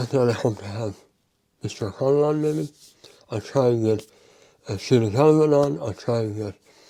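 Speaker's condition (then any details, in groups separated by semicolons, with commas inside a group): Mouth cancer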